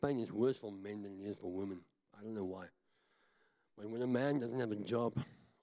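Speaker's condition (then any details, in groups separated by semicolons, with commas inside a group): Cleft palate; congenital, tongue grown into palate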